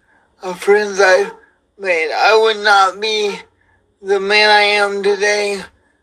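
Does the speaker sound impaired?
Yes: cerebral palsy; wheelchair user.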